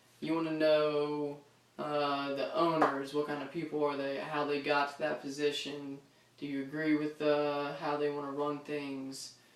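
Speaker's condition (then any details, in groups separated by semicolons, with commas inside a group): No condition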